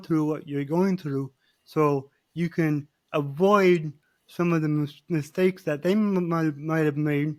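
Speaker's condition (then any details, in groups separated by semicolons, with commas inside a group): Cerebral palsy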